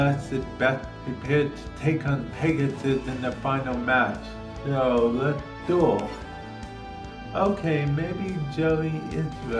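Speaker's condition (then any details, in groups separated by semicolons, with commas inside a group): Cerebral palsy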